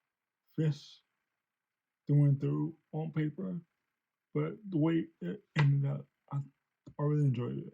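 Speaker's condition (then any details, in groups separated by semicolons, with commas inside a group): Cerebral palsy; since birth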